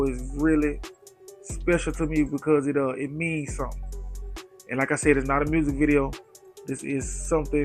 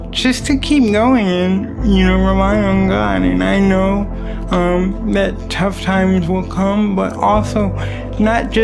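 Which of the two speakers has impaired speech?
The second: cerebral palsy; affects limb and muscle movement.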